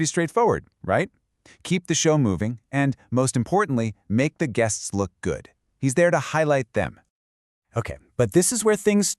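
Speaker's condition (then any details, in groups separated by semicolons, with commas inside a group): No condition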